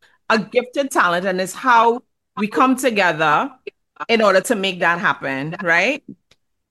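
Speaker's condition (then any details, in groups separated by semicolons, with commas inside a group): No condition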